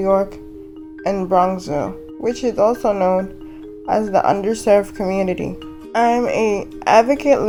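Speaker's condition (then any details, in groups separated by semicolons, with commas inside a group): Cerebral palsy; cerebral palsy, uses wheelchair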